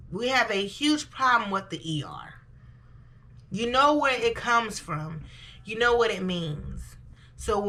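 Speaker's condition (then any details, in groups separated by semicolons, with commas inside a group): No condition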